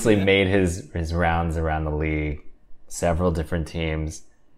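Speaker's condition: No condition

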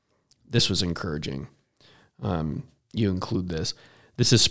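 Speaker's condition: No condition

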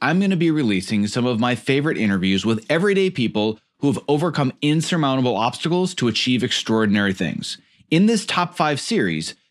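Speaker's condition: No condition

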